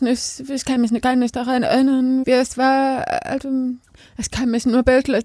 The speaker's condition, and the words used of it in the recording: Deafness. Meine Muttersprache war die gesprochene Sprache und ich habe später Gebärden gelernt.